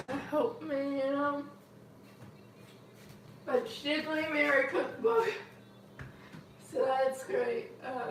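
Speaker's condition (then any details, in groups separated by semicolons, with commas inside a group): Cerebral palsy, mild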